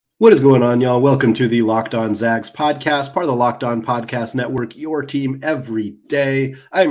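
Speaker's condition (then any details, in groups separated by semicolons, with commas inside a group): No condition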